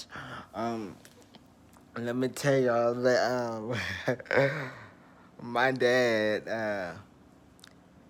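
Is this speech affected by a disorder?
Yes: traumatic brain injury.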